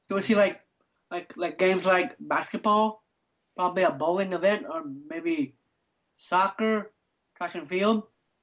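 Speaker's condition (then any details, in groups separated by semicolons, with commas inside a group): Down syndrome; intellectual disability, processes information more slowly; struggles to make self understood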